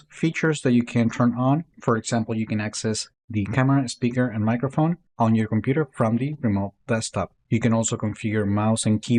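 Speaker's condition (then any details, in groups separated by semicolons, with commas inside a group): No condition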